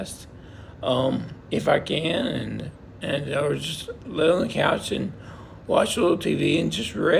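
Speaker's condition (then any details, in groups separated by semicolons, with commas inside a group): Multiple system atrophy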